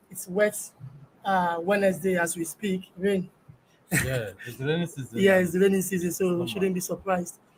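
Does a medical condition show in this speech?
No.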